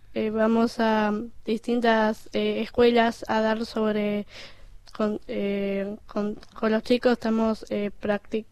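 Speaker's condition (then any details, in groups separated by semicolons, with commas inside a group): Down syndrome; 21 years old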